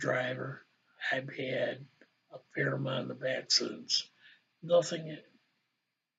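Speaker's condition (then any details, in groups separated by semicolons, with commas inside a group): Ataxia; balance and speech deficit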